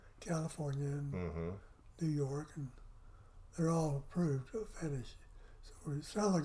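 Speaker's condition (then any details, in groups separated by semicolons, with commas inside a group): Parkinson's; affects voice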